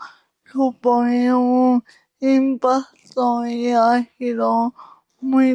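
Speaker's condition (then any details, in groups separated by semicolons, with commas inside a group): Cerebral palsy; unchanged since earlier assessment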